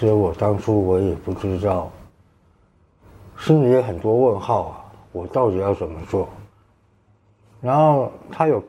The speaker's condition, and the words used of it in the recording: Tongue cancer surgery. 切除了三分之二的右舌，補了舌瓣，飲食、說話都受到影響。